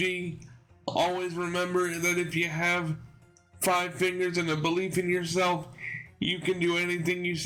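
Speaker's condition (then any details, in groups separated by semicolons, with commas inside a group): Cerebral palsy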